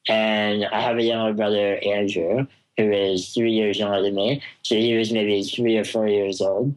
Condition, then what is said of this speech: Spinal muscular atrophy. It affects every muscle in my body from my legs to my arms to my jaw and my tongue, which obviously affects my ability to talk